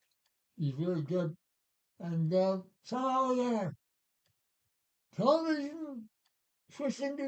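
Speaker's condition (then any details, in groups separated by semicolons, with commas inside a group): Parkinson's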